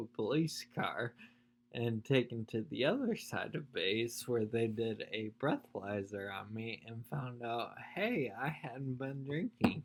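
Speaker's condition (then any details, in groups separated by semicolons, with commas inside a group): Spinocerebellar ataxia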